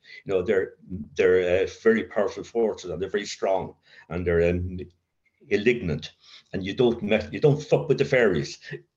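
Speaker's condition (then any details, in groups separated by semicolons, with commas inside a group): Covert stutter; severe childhood stutter, linked to adverse childhood experience, child guidance clinic, worse with teacher's punishment, covert since sobriety; still gets occasional blocks, uses voice as main working tool; stutters in mind more than aloud, avoids feared words, voice never feels own; repeated words, blocks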